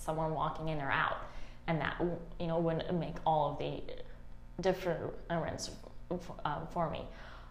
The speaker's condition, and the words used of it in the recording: Stuttering. And also a PSA, I'm a person who stutters, so that will most likely come out.